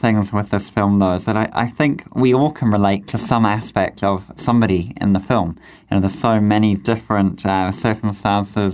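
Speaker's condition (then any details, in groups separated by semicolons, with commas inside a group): Cleft lip and palate; described as speaking beautifully, cleft clinic surgeon at age 12 predicted no public speaking career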